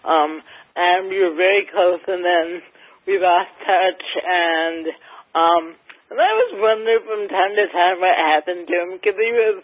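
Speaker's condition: Cerebral palsy, mild

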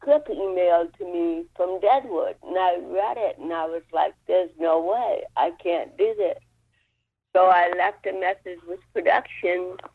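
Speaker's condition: Cerebral palsy; involuntary movements

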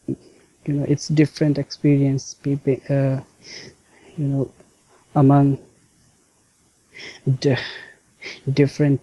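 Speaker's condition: Stuttering; stuttering since age 6 or 7, very severe until one month ago; McGuire program course in Holland, using its techniques now; very severe stammering until one month back; repeated sounds, blocks

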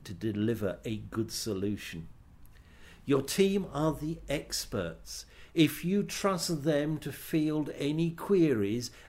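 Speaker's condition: No condition

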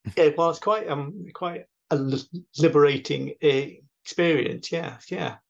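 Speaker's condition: Stammering; talks with a stammer; blocks

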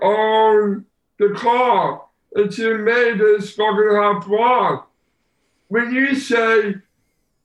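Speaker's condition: Down syndrome; slow reaction time

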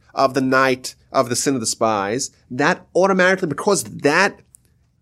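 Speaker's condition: No condition

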